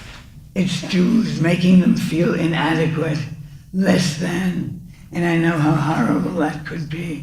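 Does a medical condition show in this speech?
Yes: Parkinson's.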